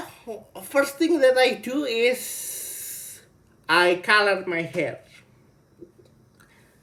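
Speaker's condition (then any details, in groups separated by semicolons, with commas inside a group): Cerebral palsy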